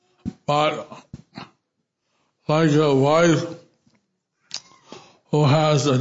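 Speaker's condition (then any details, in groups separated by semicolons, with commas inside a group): Stroke with facial paralysis; hard to follow for unaccustomed listeners, words repeated by interpreter Ignat Gordas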